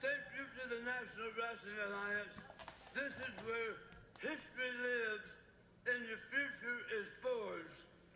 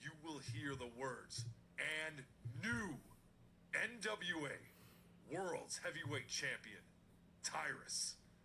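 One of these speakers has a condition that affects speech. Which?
The first: throat cancer; treatment completed.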